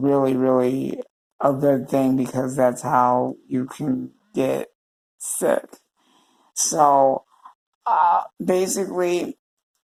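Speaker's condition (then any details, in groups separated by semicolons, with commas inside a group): Cerebral palsy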